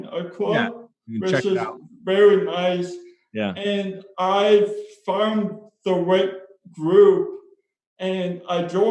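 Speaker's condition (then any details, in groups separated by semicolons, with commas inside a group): Spastic cerebral palsy; speech impairment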